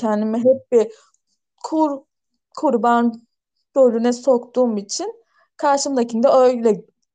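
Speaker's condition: Stuttering; familial stuttering, mother also stutters, stuttering center around age 13, joined Kekemeler Derneği at 25-26; sound and syllable repetitions, stuttered 5-10 times more than usual on first podcast from nervousness; repeated sounds

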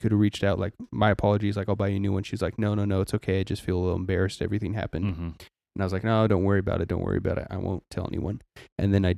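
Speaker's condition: No condition

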